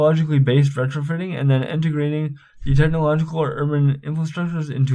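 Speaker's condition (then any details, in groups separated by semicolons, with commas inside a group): Spastic cerebral palsy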